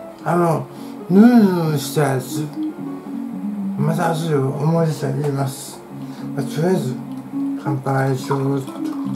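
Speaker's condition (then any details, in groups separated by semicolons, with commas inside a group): Tongue cancer, partial glossectomy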